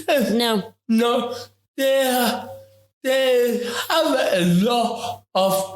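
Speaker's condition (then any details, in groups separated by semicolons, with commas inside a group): Ataxic cerebral palsy; affects talking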